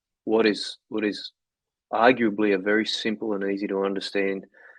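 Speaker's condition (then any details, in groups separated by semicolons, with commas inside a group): No condition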